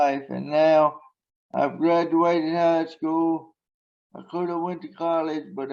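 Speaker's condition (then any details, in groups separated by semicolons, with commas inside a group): Traumatic brain injury; car accident at age 7, head surgery, left side affected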